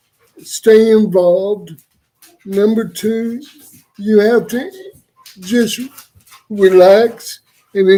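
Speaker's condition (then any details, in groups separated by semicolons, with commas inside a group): Cerebral palsy; wheelchair user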